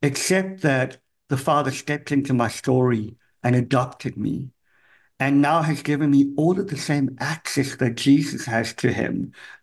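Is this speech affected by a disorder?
Yes: cleft palate; congenital.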